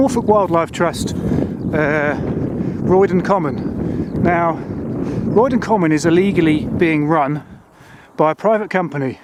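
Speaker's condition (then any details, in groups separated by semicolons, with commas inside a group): No condition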